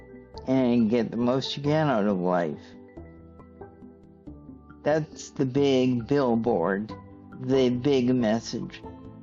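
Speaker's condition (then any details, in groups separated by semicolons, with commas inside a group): Cerebral palsy; stiff muscles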